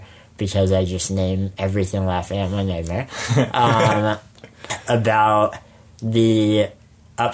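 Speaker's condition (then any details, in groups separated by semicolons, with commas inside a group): Spinal muscular atrophy; congenital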